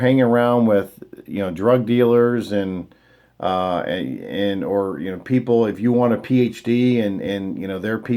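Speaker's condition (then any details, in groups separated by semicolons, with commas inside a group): No condition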